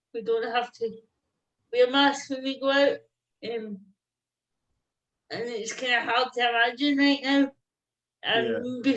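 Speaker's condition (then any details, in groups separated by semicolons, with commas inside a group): Cerebral palsy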